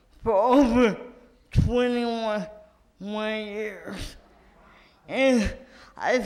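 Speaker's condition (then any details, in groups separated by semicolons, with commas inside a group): Cerebral palsy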